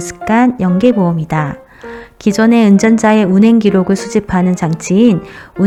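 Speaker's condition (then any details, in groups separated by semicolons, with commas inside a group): No condition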